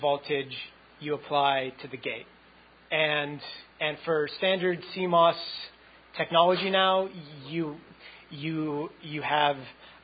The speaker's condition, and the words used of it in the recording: Stuttering. I may stumble on some words, but we can all get through this.